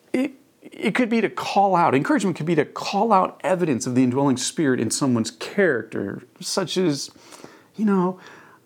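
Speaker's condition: No condition

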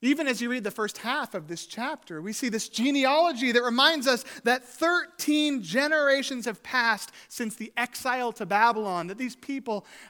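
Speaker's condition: No condition

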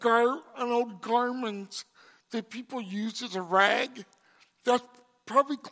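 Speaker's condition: Cerebral palsy; congenital

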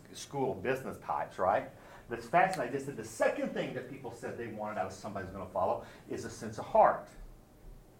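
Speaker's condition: No condition

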